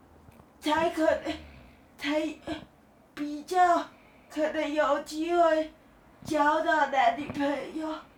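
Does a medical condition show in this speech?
Yes: cerebral palsy; only mouth and eyes relatively mobile, rest of body not mobile.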